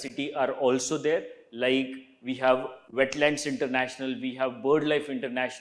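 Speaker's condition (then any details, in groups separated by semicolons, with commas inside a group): No condition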